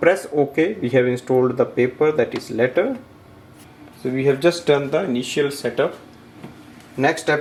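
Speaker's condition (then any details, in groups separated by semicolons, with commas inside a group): No condition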